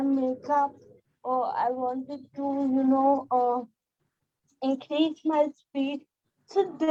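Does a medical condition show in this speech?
Yes: cerebral palsy; childhood therapy 5 to 6 years, resumed in teens.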